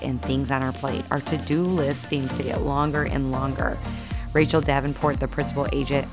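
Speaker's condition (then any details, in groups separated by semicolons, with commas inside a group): No condition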